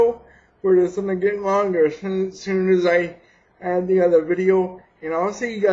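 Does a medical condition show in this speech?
Yes: cerebral palsy; has had surgery.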